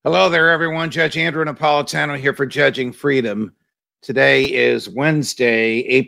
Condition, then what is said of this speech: No condition.